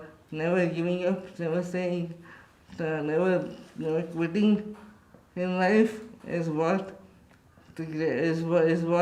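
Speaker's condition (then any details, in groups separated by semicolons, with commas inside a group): Cerebral palsy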